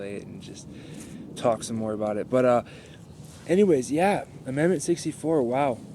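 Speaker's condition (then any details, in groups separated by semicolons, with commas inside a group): No condition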